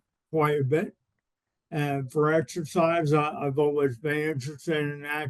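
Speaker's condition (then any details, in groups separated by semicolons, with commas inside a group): Cerebral palsy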